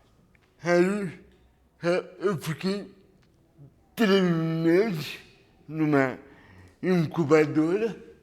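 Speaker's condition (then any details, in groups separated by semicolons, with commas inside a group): Cerebral palsy; lack of oxygen at birth, premature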